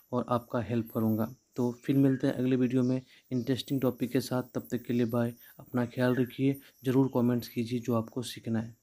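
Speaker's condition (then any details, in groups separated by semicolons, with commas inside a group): No condition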